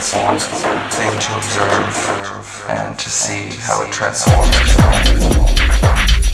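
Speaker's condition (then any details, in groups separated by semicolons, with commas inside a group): No condition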